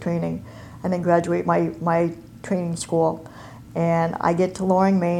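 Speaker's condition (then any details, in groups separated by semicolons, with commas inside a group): Cleft palate and cleft lip; facial reconstruction at Lackland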